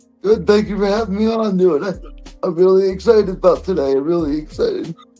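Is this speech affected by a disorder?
Yes: cerebral palsy; present from birth.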